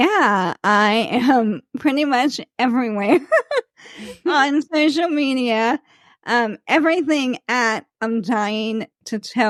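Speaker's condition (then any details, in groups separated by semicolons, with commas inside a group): ALS; speech slightly slurred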